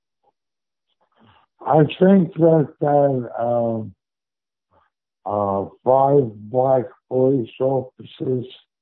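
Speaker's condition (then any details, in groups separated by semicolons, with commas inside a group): Stroke; speech a little bit better since stroke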